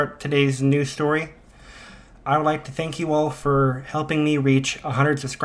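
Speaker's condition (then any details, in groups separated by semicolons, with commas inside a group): No condition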